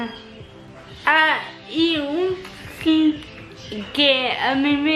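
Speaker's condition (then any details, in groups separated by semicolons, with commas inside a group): Cerebral palsy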